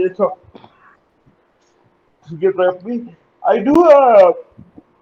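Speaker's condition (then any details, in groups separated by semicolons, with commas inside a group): Cerebral palsy; uses wheelchair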